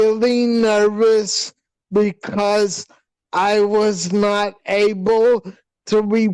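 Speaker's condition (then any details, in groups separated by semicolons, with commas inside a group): Hydrocephalus with shunt failure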